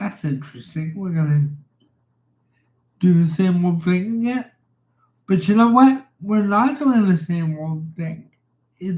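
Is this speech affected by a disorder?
Yes: cerebral palsy; from birth, cannot type.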